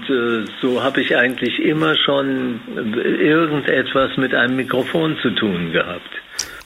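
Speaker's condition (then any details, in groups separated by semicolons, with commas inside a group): Parkinson's disease; years of hand tremor holding a glass, dismissed as stage fright, diagnosed by neurologist after examination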